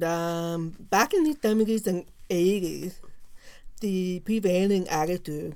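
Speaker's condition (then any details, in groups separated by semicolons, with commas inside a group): Profound deafness; no cochlear implant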